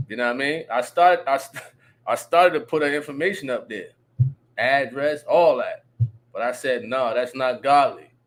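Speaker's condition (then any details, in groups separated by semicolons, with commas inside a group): No condition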